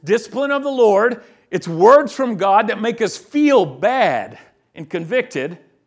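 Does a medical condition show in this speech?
No.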